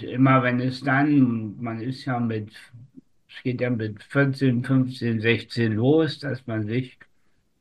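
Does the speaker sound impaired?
Yes: spastic tetraparesis; from birth, oxygen deprivation during delivery, umbilical cord around neck, considered incurable; largely resolved by own account, age 62.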